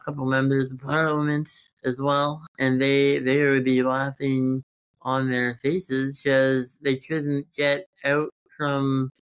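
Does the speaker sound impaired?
Yes: congenital muscular dystrophy; present since birth.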